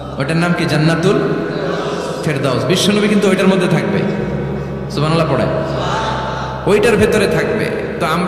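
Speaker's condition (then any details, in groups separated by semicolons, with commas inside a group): No condition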